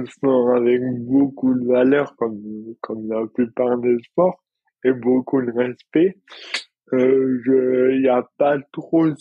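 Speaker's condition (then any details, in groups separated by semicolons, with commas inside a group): Dystonia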